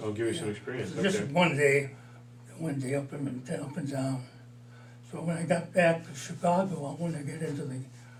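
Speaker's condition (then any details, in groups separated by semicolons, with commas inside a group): Parkinson's disease, mild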